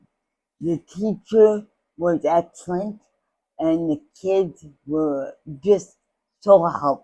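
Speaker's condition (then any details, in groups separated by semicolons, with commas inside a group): Cerebral palsy; speech impairment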